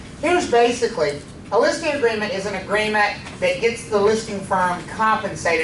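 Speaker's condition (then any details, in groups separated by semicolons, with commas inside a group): No condition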